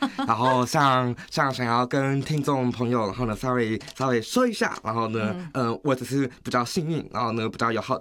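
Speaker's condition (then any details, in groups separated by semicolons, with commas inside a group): Severe hearing loss, cochlear implant; progressive hearing loss from kindergarten, very severe by first year of high school; very clear expression, no sense of communication disorder per host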